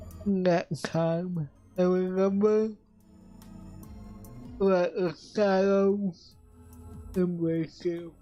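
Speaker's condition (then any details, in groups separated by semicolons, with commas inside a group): Cerebral palsy; affects voice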